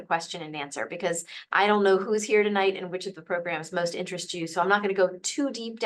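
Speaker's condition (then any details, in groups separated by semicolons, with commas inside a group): No condition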